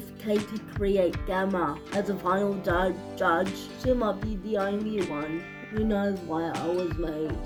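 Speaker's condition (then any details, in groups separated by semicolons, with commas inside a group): Cerebral palsy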